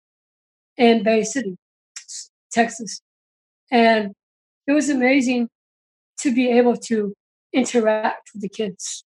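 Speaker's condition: Down syndrome; congenital

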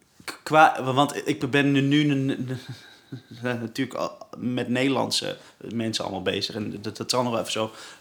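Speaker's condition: Stuttering; ongoing, delayed starting podcast; interviewed on own podcast by girlfriend, stuttering still present; frequent whole-word repetitions, many fillers like eh and ehm; repeated sounds, repeated words

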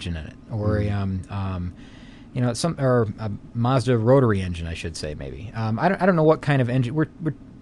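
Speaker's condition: No condition

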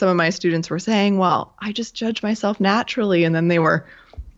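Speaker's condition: No condition

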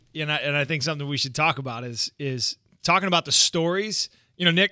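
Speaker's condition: No condition

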